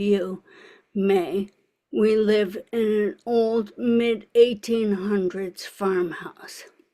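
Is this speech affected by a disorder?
Yes: ALS; speech audibly affected.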